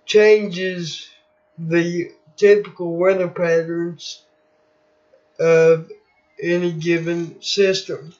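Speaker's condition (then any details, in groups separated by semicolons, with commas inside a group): Cerebral palsy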